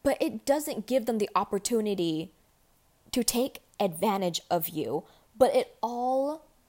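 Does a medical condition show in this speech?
No.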